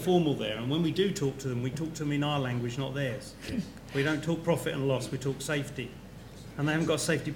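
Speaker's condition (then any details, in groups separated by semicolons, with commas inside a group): No condition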